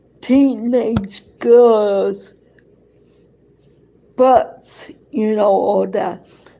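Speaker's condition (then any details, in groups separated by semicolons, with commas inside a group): Cerebral palsy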